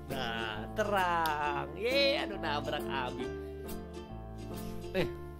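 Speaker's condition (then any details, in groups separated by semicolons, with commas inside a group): No condition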